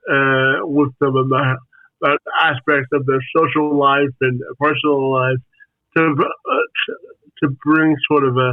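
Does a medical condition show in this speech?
Yes: spastic quadriplegic cerebral palsy.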